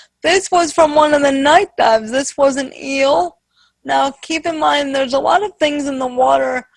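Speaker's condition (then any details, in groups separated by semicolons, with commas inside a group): Spastic quadriplegic cerebral palsy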